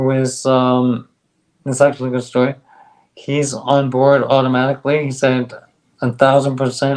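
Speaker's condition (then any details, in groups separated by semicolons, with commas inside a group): ALS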